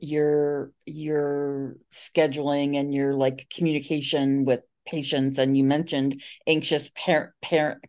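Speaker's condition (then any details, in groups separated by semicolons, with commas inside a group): Stuttering; long-standing, past traditional fluency shaping therapy, later psychotherapy with stuttering-aware therapist; repeated words, prolonged sounds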